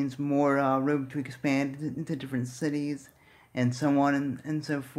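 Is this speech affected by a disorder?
Yes: cerebral palsy; speaks fast.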